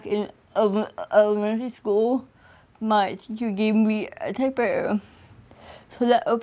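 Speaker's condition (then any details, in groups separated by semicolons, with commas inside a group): Cerebral palsy; from birth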